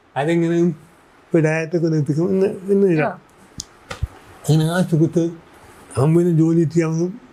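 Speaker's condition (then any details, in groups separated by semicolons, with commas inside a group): Cerebral palsy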